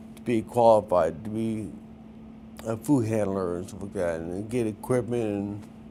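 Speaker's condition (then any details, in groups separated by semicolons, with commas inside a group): Brain injury; speech impairment, sounds drunk or high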